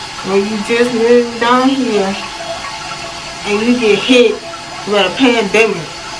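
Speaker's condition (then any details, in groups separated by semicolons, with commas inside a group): Cerebral palsy; from birth, left leg affected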